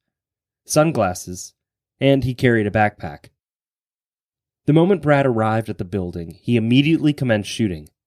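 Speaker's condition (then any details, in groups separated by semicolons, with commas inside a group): No condition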